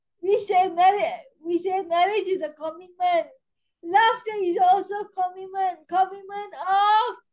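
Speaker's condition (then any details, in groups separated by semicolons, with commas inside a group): Cerebral palsy spastic quadriplegia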